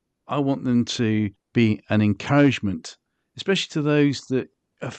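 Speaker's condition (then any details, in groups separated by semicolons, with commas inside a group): No condition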